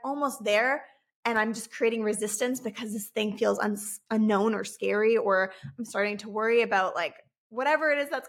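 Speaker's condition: No condition

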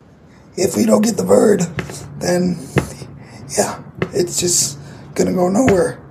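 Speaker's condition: Cerebral palsy; condition audible in voice

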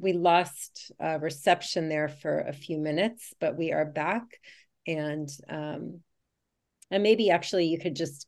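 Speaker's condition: No condition

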